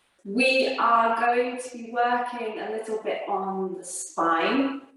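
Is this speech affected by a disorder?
No.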